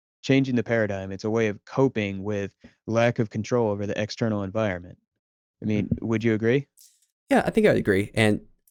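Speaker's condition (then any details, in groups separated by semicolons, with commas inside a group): No condition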